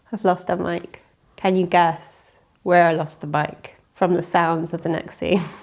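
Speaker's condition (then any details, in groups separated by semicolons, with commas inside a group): No condition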